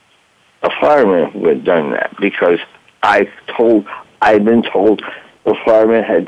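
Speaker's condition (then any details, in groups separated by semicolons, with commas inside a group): Voice box damage from tracheostomy; fire at 30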